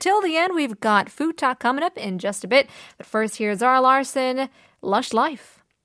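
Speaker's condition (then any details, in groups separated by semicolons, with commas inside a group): No condition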